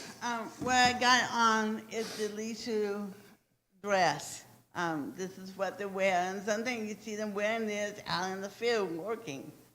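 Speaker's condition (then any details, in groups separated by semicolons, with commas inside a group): Cerebral palsy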